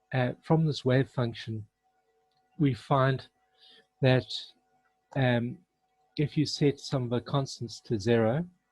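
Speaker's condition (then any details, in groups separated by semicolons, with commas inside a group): No condition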